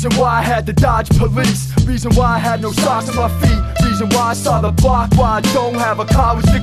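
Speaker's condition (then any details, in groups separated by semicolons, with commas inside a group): No condition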